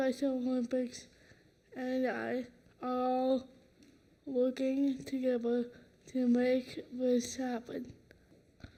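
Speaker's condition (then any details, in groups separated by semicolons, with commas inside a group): Cerebral palsy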